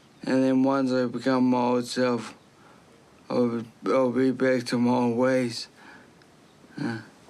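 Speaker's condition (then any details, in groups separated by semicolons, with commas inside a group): Traumatic brain injury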